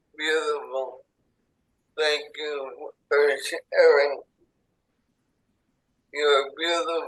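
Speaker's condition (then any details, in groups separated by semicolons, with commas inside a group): ALS; burning in lungs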